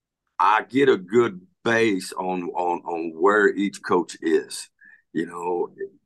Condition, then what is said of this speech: Stuttering. And then there's times where I sound like Mel Tillis.